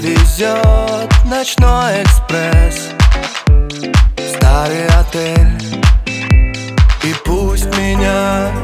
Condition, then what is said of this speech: None; typical speech.